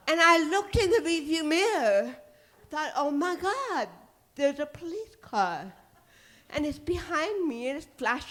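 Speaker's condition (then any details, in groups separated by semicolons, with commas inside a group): Cerebral palsy; titanium neck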